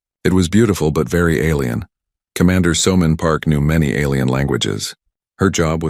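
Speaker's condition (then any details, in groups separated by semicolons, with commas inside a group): No condition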